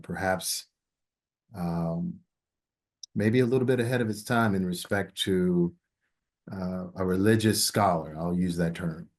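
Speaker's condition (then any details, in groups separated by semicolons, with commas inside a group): No condition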